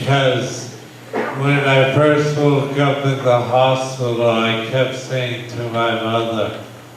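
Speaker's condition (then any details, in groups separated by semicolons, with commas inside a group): Brain injury; breath runs short during sentences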